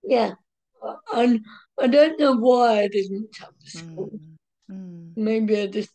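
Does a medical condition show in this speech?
Yes: cerebral palsy; born medically dead, mild walking wobble.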